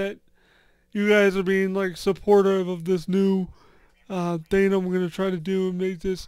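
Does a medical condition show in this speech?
Yes: cerebral palsy.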